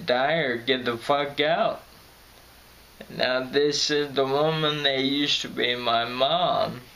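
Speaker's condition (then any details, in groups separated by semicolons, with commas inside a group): Friedreich's ataxia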